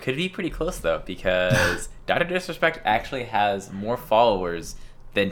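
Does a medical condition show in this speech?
No.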